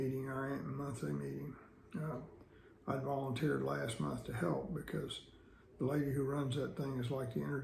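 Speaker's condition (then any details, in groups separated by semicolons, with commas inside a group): Parkinson's disease; persistent voice problem, thick saliva, frequent throat clearing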